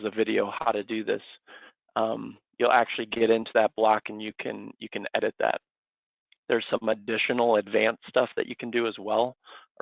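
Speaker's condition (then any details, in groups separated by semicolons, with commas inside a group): No condition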